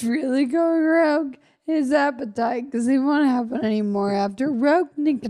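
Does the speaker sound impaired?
Yes: Friedreich's ataxia; wheelchair user, gets around and functions independently, partner Matt makes daily life easier; symptoms vary day to day.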